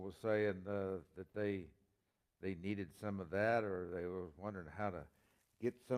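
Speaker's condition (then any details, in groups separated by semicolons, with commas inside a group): No condition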